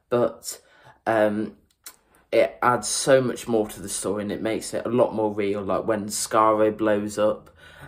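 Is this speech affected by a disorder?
No.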